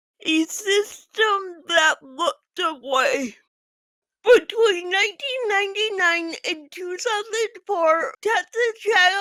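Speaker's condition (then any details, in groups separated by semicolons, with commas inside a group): Physical speech impairment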